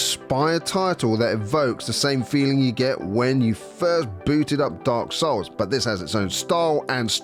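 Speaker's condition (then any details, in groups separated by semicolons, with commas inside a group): No condition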